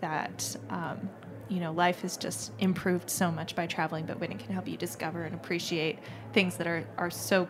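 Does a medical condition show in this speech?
No.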